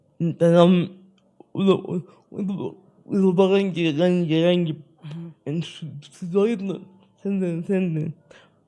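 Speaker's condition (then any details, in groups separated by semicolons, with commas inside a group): Spastic cerebral palsy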